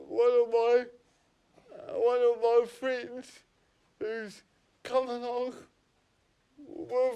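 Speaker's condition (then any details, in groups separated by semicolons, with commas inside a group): Cerebral palsy; from birth, spasticity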